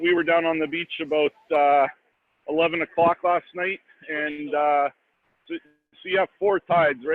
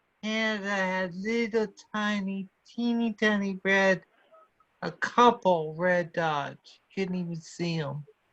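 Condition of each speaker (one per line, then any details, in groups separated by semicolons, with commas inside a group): No condition
Multiple sclerosis; primary progressive; early relapses, low-dose chemotherapy-type treatment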